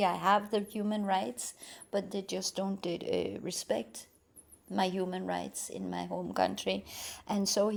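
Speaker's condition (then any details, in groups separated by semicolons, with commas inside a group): No condition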